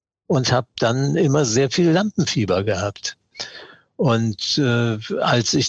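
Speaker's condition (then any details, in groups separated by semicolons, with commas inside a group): Parkinson's disease; years of tremor before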